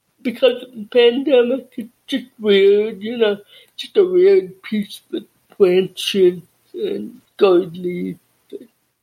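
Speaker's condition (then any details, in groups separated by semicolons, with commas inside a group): Deafness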